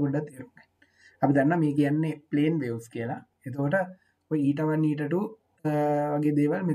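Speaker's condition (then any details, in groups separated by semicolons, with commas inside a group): No condition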